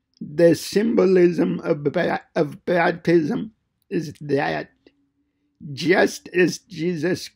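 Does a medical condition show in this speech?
Yes: cerebral palsy; fine motor impairment.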